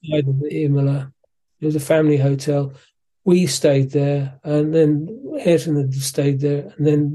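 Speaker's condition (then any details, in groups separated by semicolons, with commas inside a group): Parkinson's disease; diagnosed by neurologist in Malaysia around age 60, suspected for a while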